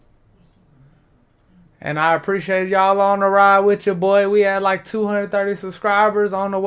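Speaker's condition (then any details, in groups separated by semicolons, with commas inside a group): No condition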